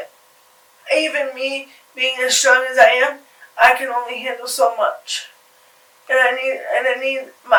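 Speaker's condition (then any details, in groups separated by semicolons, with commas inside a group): Cerebral palsy; from birth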